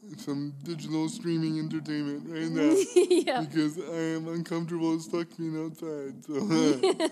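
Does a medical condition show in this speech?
Yes: cerebral palsy; arms held in permanent y position.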